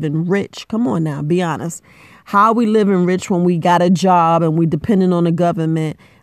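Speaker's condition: No condition

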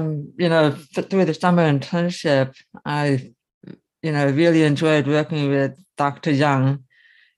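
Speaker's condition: Severe to profound hearing loss, early-onset; cochlear implant user; severe to profound loss from early age, childhood body-worn aids both ears, left ear deterioration, vertigo; left cochlear implant one year, hearing aid other ear, speech rehab, voices robotic first, now natural; early intervention at summer speech school in New Jersey, learned to speak and listen, speech-in-noise difficulty

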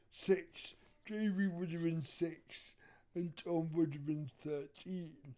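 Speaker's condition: Cerebral palsy; speaks very differently in stand-up due to rhythm, writes material to own rhythm for easier speaking

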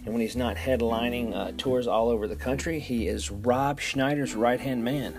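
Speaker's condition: No condition

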